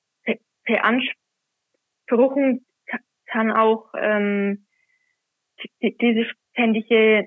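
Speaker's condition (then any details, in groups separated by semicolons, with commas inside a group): Stuttering; covert stuttering, first consciously noticed around age 10, hidden until age 21; no longer hiding stuttering, regularly reads Gospel and Epistle aloud in church as lector; reading aloud not stutter-free, anticipates hard words, formerly hid stutter with filler words and word swapping; repeated sounds, blocks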